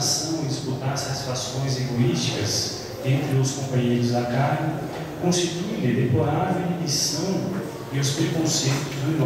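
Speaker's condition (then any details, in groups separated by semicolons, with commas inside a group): No condition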